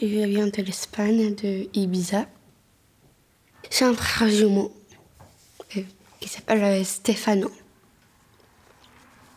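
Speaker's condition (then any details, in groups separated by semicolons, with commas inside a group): Down syndrome; trisomy 21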